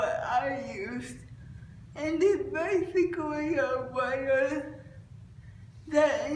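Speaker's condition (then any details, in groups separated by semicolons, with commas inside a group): Cerebral palsy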